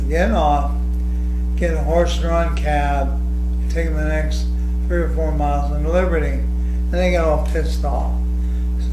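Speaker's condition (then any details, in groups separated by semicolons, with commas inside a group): ALS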